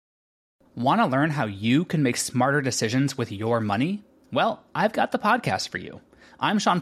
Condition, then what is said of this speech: No condition.